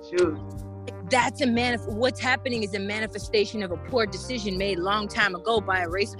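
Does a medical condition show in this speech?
No.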